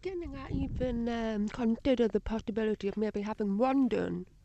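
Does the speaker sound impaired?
Yes: deafness, Usher syndrome, severe; type two, born completely deaf, hearing aids from age two, tunnel vision, registered blind at 29; five-hour double cochlear implant surgery, switched on three weeks ago, relies on lip reading, no headphones; speech training from age two, some answers may be a little indistinct.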